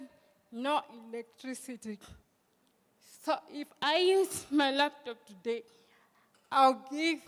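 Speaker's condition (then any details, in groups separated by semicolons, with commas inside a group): Cerebral palsy; hand use and movement control affected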